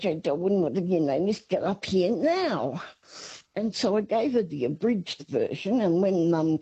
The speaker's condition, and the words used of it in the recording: Parkinson's disease. Sometimes the voice doesn't hold